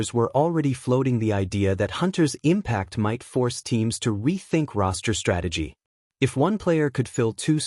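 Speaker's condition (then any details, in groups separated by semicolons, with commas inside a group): No condition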